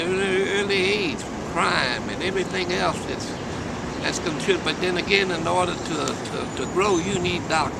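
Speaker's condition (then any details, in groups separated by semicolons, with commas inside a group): No condition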